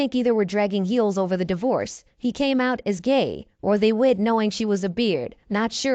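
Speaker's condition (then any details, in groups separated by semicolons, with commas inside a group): No condition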